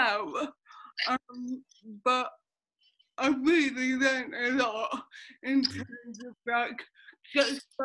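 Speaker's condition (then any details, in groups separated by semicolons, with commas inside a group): Cerebral palsy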